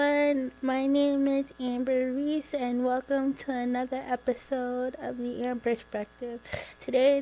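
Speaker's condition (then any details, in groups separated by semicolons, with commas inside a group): Cerebral palsy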